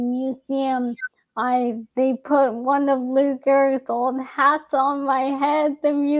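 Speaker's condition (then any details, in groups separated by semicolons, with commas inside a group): ALS; young onset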